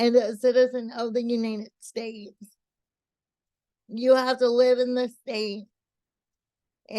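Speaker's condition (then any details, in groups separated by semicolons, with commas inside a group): Cerebral palsy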